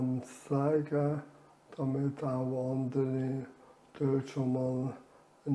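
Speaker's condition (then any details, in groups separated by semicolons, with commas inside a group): Amyotrophic lateral sclerosis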